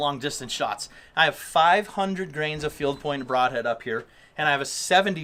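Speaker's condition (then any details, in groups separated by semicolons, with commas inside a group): No condition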